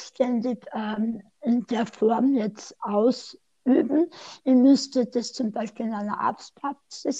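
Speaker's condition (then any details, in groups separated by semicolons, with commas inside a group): Tongue cancer surgery; right tongue edge tumour into oral arch, HPV-linked, surgery then chemoradiation; onset nine years ago, considered cured; somewhat impaired, fast, may be unclear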